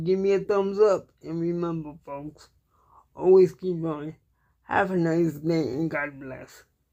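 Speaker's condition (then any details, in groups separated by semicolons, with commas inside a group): Cerebral palsy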